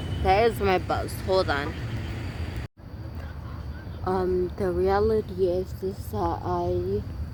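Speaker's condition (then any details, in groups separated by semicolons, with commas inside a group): Brain injury from AVM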